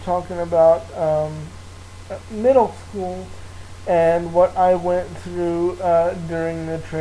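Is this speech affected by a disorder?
Yes: cerebral palsy.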